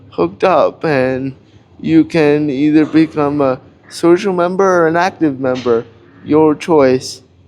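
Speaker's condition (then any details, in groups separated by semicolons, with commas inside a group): Cerebral palsy; cannot walk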